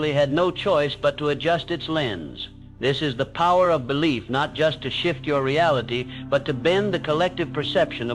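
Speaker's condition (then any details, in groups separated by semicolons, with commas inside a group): No condition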